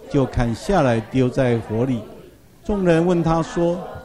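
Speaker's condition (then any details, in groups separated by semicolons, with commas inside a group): No condition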